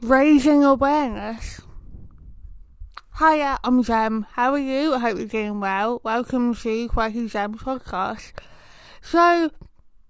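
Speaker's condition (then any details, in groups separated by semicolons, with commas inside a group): Tongue cancer; oral cancer starting as tongue patch, spread to neck lymph nodes, HPV suspected trigger, late presentation; chemotherapy, no spread beyond lymph nodes, windpipe clear on x-ray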